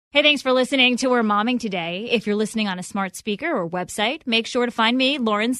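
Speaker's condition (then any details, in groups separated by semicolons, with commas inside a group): No condition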